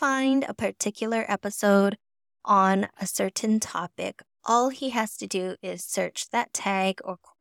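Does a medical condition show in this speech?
No.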